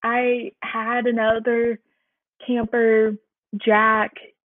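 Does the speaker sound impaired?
Yes: stuttering; woman, 23, persistent stuttering; stumbling on words, severity varies day to day, worse when crying, listeners stop noticing stutter; here prolonged sounds, blocks.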